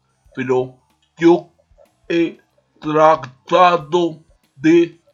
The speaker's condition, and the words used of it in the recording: Aphasia. Sé que lo que quiero decir, pero es difícil encontrar las palabras.